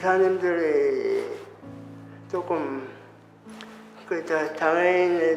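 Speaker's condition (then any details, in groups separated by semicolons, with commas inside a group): Brain lesion disability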